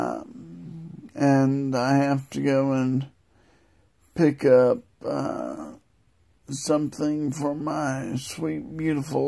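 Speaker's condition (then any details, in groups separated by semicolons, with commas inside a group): Multiple sclerosis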